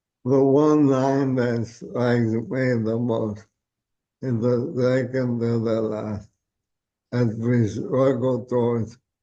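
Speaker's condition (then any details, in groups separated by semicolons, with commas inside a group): ALS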